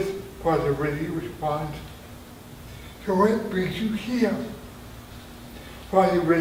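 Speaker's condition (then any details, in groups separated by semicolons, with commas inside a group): Traumatic brain injury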